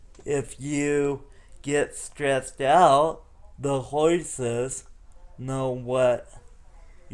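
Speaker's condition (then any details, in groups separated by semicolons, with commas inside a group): Cerebral palsy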